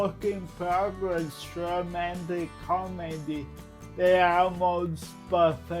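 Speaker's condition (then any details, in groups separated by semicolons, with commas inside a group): Cerebral palsy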